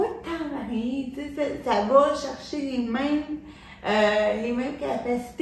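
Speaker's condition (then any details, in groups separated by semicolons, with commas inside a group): Cerebral palsy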